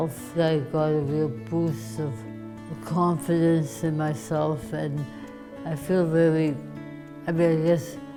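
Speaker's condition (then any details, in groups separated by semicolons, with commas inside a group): ALS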